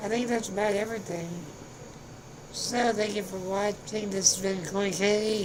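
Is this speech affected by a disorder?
Yes: spinal muscular atrophy.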